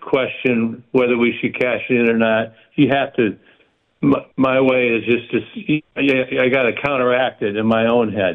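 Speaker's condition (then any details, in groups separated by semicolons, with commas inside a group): Parkinson's; stays active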